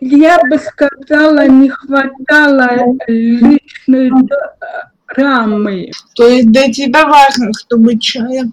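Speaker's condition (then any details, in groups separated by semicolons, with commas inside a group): Cerebral palsy, spastic diplegia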